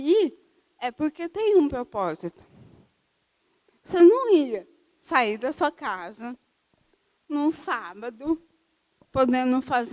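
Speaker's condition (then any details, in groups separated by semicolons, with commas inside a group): Cerebral palsy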